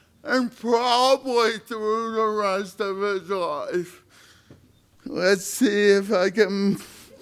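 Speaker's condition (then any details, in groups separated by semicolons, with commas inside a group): Spastic cerebral palsy; spastic form, diagnosed at birth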